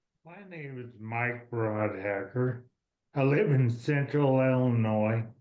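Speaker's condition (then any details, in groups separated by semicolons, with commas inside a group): ALS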